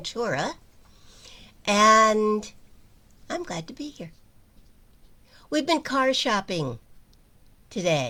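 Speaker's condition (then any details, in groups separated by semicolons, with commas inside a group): No condition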